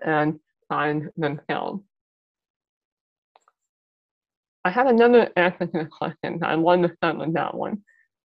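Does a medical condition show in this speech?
Yes: muscular dystrophy; spontaneous mutation, not inherited, present from birth, power wheelchair user, hard of hearing, needs captions; mild speech impairment.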